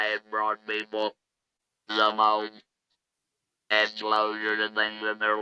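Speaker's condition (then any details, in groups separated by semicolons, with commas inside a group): Laryngectomy, electrolarynx; larynx removed for smoking-related laryngeal cancer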